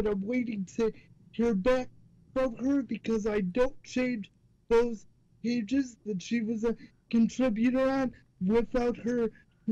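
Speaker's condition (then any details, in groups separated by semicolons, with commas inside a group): Cerebral palsy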